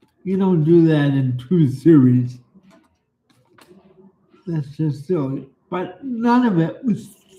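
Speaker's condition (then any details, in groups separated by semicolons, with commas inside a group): Cerebral palsy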